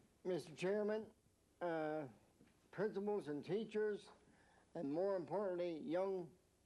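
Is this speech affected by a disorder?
Yes: mild cerebral palsy.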